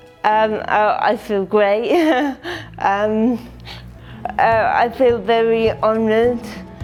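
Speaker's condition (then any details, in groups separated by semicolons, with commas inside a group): Cerebral palsy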